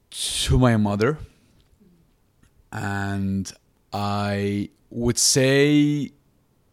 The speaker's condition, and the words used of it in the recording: Stuttering. Because the control that I'm able to get now requires constant work.